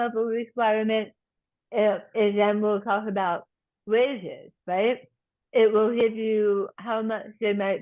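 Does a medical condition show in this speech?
Yes: tongue cancer surgery and reconstruction.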